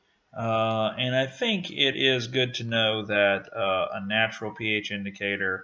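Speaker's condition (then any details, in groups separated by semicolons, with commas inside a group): No condition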